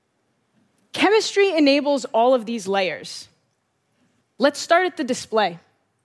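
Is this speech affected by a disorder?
No.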